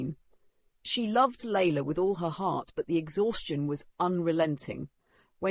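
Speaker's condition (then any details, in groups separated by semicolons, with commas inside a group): No condition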